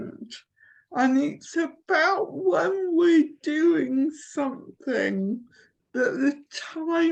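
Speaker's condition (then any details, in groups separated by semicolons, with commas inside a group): Cerebral palsy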